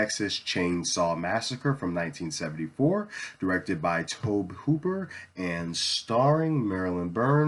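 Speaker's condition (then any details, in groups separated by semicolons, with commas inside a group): No condition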